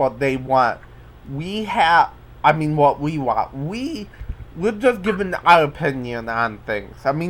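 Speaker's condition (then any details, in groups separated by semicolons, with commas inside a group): Cerebral palsy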